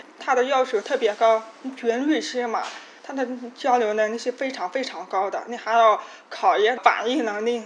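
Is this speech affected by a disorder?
Yes: hearing impairment; hearing disability, hearing damaged in childhood accident, completed rehabilitation training; childhood speech training with parents, repeating each word hundreds of times daily.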